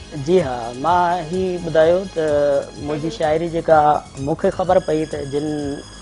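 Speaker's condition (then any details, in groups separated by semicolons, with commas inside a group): No condition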